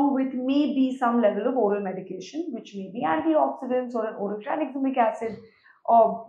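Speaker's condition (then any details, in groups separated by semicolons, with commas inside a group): No condition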